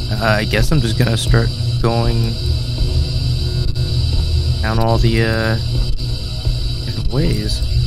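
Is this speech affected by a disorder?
No.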